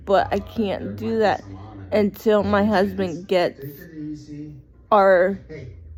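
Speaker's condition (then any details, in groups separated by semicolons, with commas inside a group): Cerebral palsy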